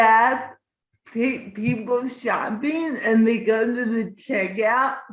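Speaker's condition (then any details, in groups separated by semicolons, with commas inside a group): Cerebral palsy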